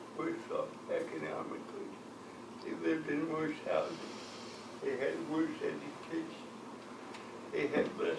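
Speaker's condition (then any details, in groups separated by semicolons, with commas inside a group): Cerebral palsy; from birth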